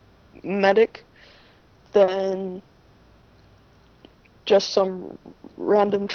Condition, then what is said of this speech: Stuttering. In my case, it's kind of a self-revealing problem.